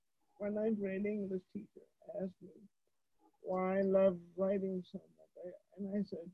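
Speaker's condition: Cerebral palsy; wheelchair user

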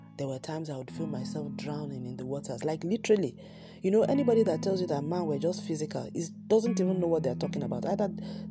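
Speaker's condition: No condition

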